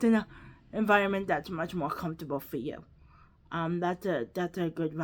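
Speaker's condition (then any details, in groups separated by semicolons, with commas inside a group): Cerebral palsy, quadriplegic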